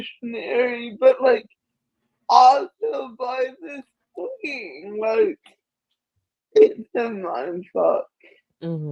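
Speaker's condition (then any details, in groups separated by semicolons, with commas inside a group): Cerebral palsy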